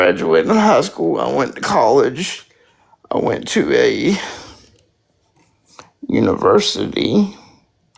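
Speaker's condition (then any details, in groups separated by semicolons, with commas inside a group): Spastic quadriplegic cerebral palsy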